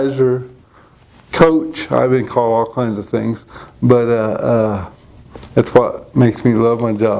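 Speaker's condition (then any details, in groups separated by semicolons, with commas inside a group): Cerebral palsy; present from birth; falls at times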